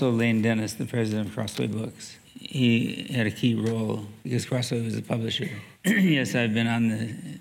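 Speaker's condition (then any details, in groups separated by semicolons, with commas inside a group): Parkinson's disease; began with worse handwriting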